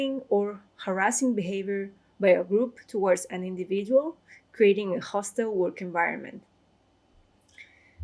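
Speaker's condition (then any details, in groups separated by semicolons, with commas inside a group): No condition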